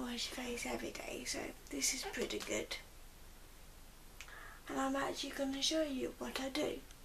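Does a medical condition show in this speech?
Yes: cerebral palsy.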